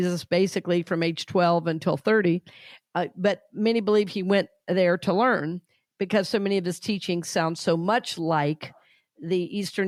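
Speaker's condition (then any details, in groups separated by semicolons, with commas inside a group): No condition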